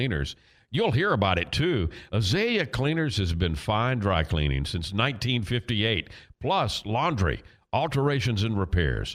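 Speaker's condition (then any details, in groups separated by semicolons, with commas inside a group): No condition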